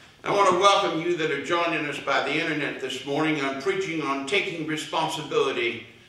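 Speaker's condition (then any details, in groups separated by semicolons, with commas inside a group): No condition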